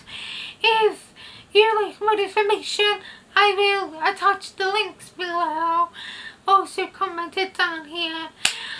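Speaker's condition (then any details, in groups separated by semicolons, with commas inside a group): Nf2 with facial palsy; inherited, facial palsy, multiple tumour types; vocal cord palsy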